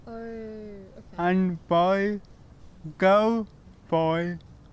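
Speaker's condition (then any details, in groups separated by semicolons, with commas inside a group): Cerebral palsy; speech improved over time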